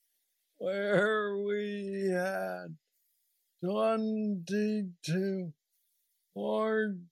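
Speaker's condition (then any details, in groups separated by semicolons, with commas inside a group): Parkinson's disease; young onset at 35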